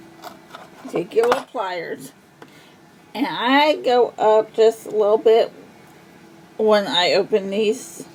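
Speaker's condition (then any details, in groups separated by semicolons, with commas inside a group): Cerebral palsy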